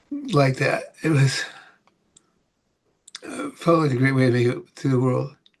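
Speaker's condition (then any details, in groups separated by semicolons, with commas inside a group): Parkinson's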